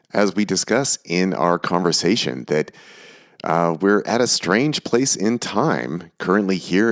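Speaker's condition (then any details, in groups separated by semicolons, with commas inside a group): No condition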